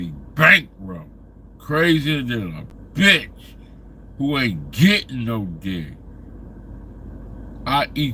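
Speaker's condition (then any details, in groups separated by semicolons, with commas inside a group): Slurred speech; still slurs words occasionally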